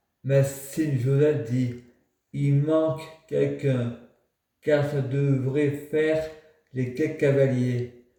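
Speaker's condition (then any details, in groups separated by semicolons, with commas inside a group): Multiple sclerosis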